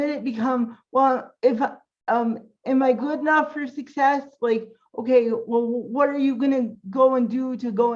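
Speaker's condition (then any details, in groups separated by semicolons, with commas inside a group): Cerebral palsy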